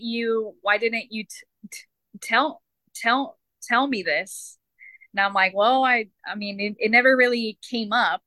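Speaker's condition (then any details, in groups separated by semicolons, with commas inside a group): Stuttering; no speech therapy whole life until this month, long hidden at work; first speech therapy this month, breathing techniques to control stutter, joined local NSA chapter; gets tripped up over words, sound repetitions, less stuttering at work when knowing what to say; repeated sounds, repeated words, blocks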